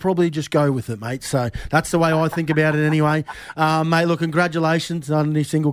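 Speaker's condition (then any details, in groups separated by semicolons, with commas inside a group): No condition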